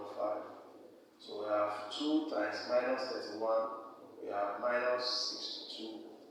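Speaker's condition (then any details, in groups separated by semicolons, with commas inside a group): No condition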